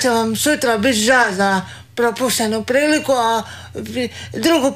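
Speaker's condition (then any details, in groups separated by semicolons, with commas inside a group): Cerebral palsy; wheelchair user, exercises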